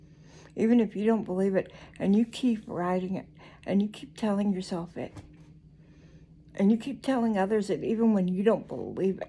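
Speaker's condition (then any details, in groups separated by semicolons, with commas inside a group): Cerebral palsy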